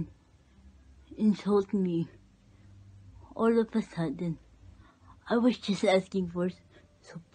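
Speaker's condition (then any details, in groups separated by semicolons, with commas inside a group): Cerebral palsy; present from birth, cannot walk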